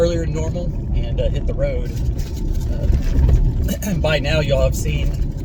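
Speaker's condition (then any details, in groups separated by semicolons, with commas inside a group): No condition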